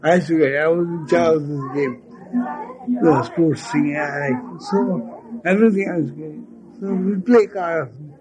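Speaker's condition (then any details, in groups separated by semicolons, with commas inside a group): Speech loss after head injury; heavy speech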